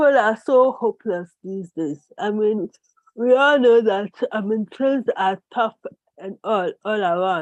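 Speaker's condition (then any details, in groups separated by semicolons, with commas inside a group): Cerebral palsy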